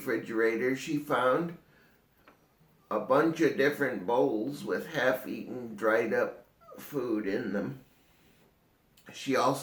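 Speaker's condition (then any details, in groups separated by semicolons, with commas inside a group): Cerebral palsy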